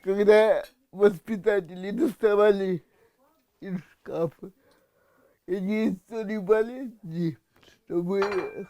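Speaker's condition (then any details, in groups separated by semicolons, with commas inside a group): Cerebral palsy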